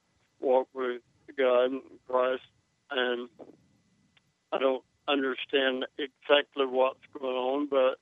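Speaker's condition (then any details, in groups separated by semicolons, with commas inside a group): ALS; diagnosed about 1.5 months ago, symptoms for over a year; affects speech, tries to speak as clearly as able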